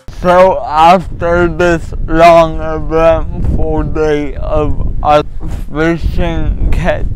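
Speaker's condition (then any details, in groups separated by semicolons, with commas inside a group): Cerebral palsy; voice often not understood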